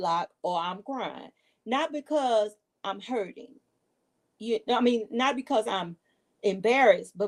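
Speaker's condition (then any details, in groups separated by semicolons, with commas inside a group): No condition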